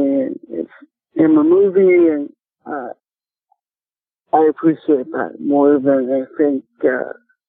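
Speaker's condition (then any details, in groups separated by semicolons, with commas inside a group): Cerebral palsy; speech affected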